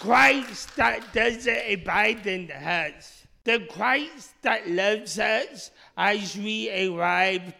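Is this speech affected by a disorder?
Yes: speech impediment; initially misdiagnosed.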